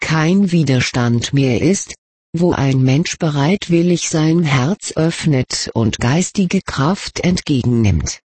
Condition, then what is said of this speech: None; typical speech.